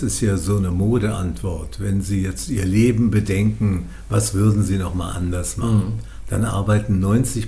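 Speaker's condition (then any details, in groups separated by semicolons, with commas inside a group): Parkinson's disease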